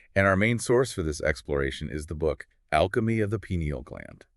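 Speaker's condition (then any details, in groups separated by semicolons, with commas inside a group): No condition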